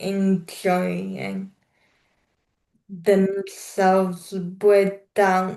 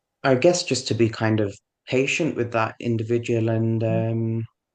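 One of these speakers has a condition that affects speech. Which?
The first: cerebral palsy; affects mobility, walks with cane walker, wheelchair for long distances; slower speaking pace.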